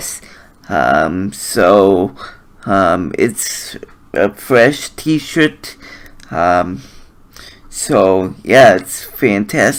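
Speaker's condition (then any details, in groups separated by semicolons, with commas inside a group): Cerebral palsy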